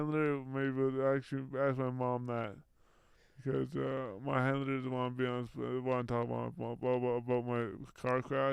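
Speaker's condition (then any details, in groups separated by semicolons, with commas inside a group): Brain injury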